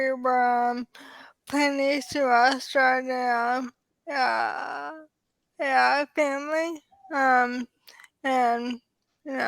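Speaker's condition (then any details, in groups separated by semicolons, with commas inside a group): ALS; sporadic form, onset in pinky finger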